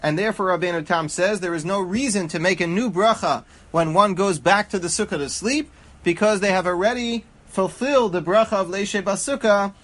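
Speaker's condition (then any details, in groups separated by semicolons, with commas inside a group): No condition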